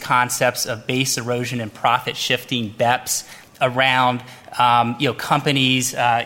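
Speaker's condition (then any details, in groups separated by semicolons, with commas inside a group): No condition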